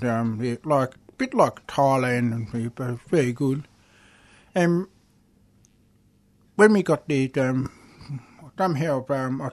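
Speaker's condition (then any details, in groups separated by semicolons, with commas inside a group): Deafness; struggles when people talk quickly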